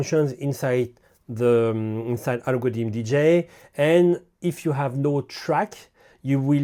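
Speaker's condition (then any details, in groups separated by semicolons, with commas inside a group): No condition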